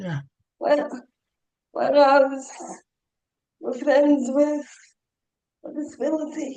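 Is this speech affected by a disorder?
Yes: cerebral palsy.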